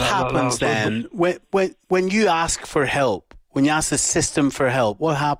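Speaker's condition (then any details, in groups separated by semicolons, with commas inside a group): No condition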